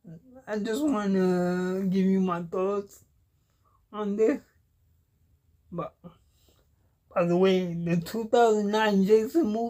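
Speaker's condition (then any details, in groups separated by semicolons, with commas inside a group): Cerebral palsy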